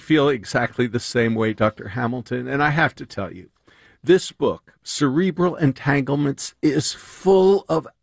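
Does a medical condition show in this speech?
No.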